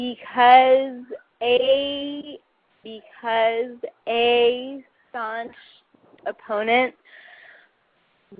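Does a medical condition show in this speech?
Yes: cerebral palsy; stutters from speech muscle spasms.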